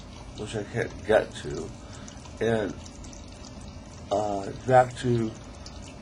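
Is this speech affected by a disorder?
Yes: ALS; still able to talk, articulate.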